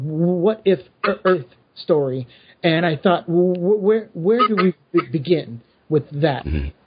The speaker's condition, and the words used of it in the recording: Stuttering. I liked, too, in issue 2, and I apologize for my stutter, so your audience doesn't think there's audio issues.